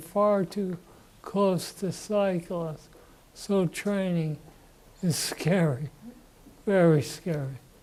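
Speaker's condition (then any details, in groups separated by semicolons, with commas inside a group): Parkinson's disease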